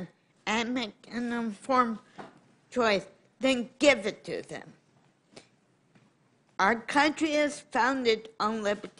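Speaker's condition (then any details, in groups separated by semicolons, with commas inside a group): Cerebral palsy; from birth, intellectual disability; 51 years with condition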